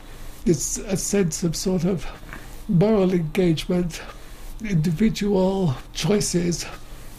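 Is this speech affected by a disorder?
Yes: motor neuron disease; wheelchair user, breathing tube, phlegm cleared from throat, assistant and computer needed; still able to speak, lack of breath, swallowing easily goes the wrong way.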